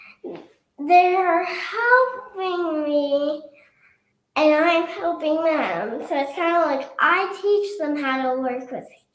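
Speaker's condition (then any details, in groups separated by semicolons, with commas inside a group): Cerebral palsy; from birth, spastic diplegia, legs mainly, hands involved, dorsal rhizotomy; child, ongoing physical therapy, spasticity gone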